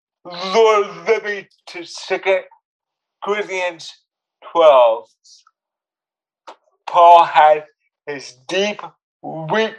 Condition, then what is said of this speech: Cerebral palsy. And then that was the first time that they would know that I have cerebral palsy, or the first time that they knew that I have a speech impediment.